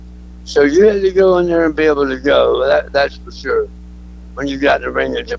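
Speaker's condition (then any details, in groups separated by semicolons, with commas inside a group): Throat cancer; cancer survivor, alive and well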